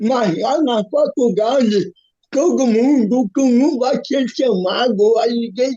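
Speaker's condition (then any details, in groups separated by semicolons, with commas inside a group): Cerebral palsy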